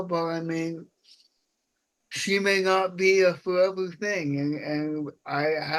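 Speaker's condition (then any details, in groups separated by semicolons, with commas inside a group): Cerebral palsy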